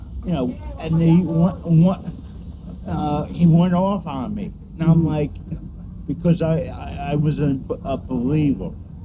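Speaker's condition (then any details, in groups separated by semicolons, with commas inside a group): Cerebral palsy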